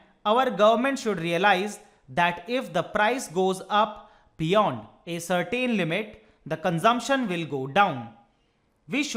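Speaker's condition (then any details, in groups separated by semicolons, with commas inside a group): No condition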